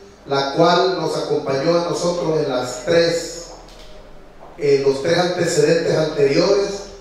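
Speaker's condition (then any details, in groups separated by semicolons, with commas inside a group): No condition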